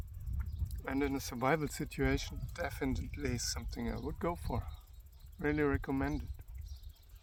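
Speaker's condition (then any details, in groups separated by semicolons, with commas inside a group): No condition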